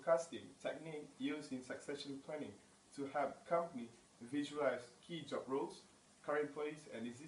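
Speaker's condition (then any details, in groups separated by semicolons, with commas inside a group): No condition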